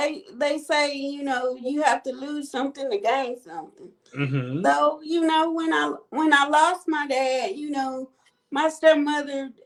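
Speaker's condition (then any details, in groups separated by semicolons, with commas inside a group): Cerebral palsy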